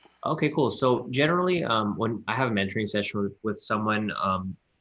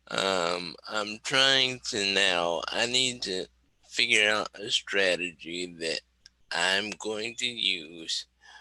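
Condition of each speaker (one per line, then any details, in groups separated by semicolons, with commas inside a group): No condition
Cerebral palsy; wheelchair user; slow operating things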